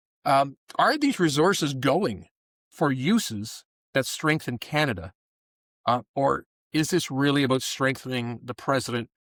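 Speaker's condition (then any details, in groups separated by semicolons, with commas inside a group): No condition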